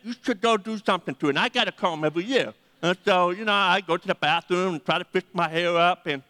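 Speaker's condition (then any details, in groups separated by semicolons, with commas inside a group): Deafness; 80% deaf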